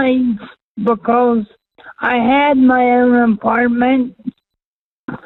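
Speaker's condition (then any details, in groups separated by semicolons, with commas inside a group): Cerebral palsy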